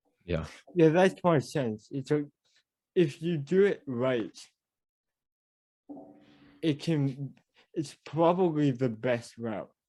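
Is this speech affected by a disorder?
Yes: cerebral palsy; mild speech impediment.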